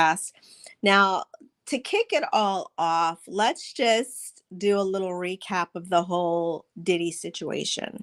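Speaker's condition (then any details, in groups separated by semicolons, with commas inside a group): No condition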